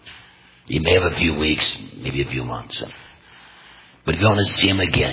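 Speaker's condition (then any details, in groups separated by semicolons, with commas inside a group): Total laryngectomy; no pain speaking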